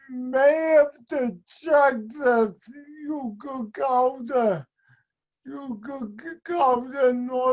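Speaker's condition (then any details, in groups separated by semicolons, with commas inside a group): Speech and mobility impairment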